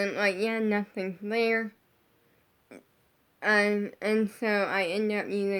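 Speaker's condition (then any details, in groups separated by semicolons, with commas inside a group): Brain injury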